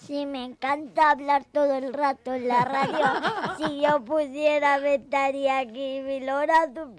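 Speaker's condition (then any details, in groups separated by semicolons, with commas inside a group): Cerebral palsy; brain injury from premature twin birth, orthopedic aids for moving at home, private therapies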